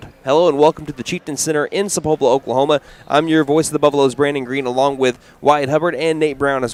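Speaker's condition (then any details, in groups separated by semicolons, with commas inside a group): No condition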